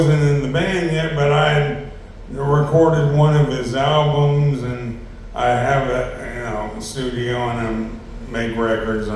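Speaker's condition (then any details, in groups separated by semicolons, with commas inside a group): ALS; neurodegenerative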